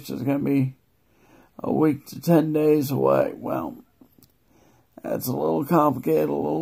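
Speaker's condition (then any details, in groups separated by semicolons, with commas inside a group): Multiple sclerosis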